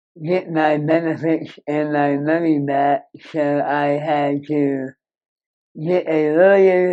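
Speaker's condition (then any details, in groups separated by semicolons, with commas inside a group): Moebius syndrome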